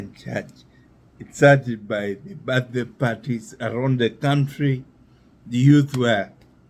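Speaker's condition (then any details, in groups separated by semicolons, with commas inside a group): Neurological disease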